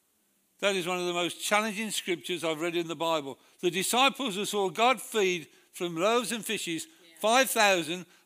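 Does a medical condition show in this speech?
Yes: Parkinson's disease; new tablets from new consultant in Nottingham after over a year undertreated.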